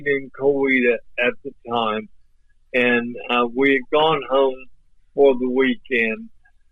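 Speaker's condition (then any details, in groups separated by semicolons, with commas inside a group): ALS; voice off but clear and understandable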